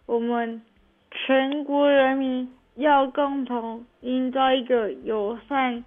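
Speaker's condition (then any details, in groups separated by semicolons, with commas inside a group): Cerebral palsy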